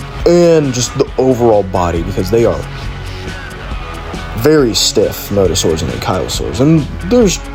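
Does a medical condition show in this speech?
No.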